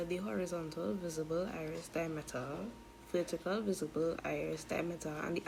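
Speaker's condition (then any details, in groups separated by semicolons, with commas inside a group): No condition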